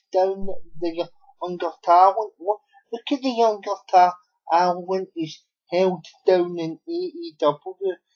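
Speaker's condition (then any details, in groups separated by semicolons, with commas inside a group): Cerebral palsy; unable to walk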